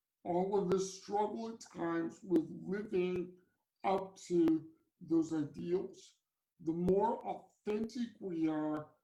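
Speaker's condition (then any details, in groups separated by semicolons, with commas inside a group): Cerebral palsy; from birth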